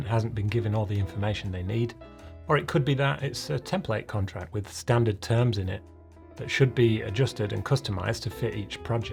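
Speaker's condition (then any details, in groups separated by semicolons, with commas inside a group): No condition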